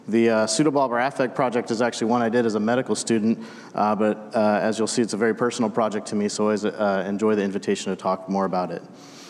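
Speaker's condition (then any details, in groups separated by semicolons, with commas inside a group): No condition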